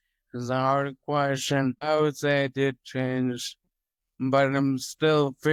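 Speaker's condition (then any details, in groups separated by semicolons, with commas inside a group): Toxic leukoencephalopathy, locked-in syndrome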